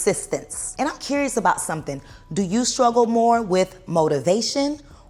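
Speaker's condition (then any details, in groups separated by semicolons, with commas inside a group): No condition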